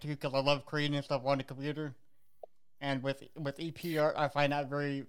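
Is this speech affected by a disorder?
Yes: cerebral palsy; visible physical disability.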